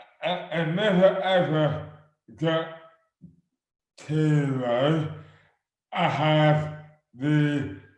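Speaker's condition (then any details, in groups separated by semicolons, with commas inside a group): Dystonia; affects hands and speech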